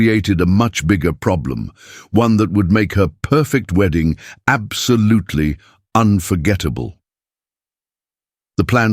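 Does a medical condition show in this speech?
No.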